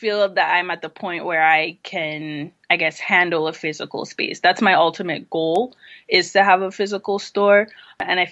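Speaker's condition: No condition

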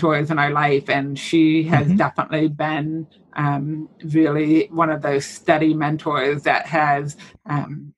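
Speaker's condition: Hearing loss with cochlear implant; decided on implant because hearing had decreased

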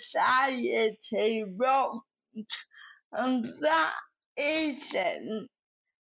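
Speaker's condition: Cerebral palsy; no wheelchair use

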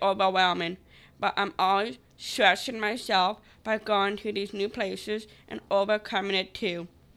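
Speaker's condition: Down syndrome; accent from condition

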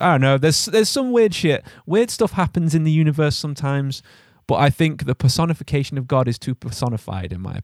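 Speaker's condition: No condition

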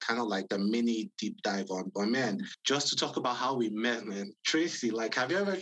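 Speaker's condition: No condition

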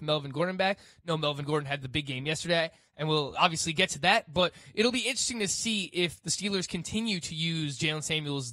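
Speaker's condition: No condition

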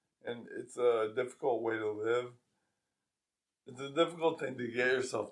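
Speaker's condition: ALS

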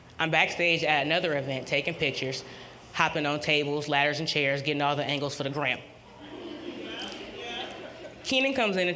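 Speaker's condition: No condition

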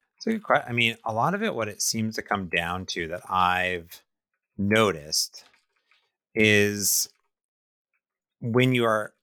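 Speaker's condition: No condition

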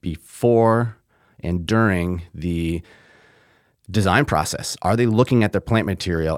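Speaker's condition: No condition

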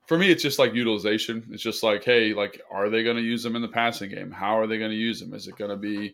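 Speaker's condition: No condition

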